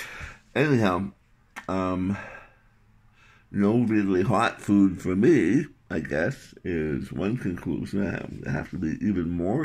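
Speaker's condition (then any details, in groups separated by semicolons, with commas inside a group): Tongue cancer surgery, tongue graft; reduced speech clarity, tongue feels loose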